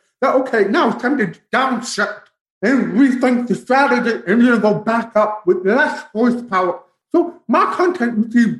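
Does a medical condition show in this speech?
Yes: profound deafness, bilateral, from spinal meningitis; both ears.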